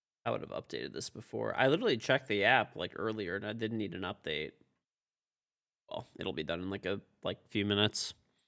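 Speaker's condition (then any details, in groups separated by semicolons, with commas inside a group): No condition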